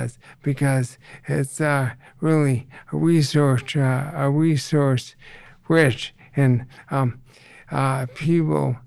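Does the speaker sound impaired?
Yes: ALS; reduced ability to get around.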